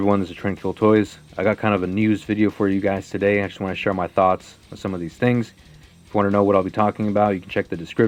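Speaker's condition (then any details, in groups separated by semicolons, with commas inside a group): No condition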